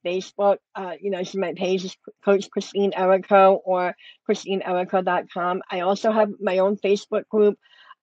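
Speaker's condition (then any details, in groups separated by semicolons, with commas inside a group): Cleft lip and palate; congenital, surgeries from 2 months, lip and palate closure, nose reconstruction, two bone grafts, ear tubes; speech affected, workplace discrimination over how speaks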